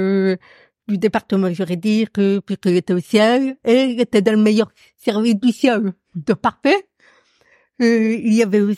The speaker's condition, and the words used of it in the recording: Deafness. Alors que j'ai une surdité profonde, tout le monde entend bien qu'avec ma surdité, il y a un accent.